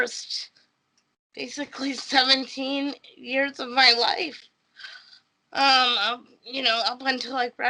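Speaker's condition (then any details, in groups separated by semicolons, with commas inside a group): Cerebral palsy; birth oxygen deprivation; speech therapy in childhood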